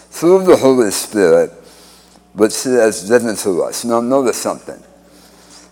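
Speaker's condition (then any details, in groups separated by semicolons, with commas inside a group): Speech impediment after cancer surgery; speech impediment from reconstructed tongue tied to mouth floor, no speech with tracheostomy after surgery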